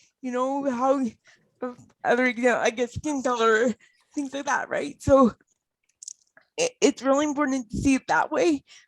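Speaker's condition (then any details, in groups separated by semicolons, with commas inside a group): Cerebral palsy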